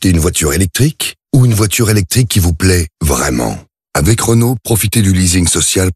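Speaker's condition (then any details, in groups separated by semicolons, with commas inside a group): No condition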